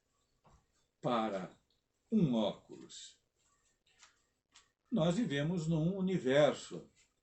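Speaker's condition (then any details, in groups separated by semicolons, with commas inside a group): No condition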